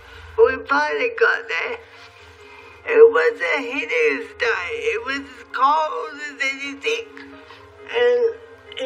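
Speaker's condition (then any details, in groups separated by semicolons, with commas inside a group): Cerebral palsy; speaks perfectly clearly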